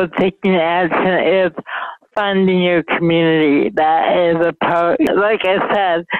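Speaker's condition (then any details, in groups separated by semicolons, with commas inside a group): Mild cerebral palsy; speech affected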